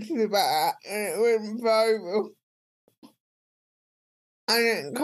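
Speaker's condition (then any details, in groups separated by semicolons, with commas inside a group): Cerebral palsy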